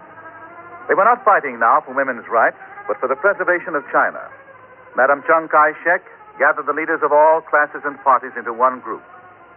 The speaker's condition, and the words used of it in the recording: None; typical speech.